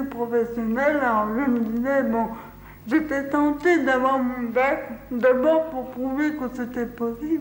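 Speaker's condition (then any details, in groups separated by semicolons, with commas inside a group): Cerebral palsy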